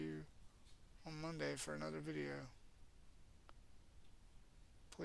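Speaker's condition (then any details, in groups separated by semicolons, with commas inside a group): Cerebral palsy; has had speech therapy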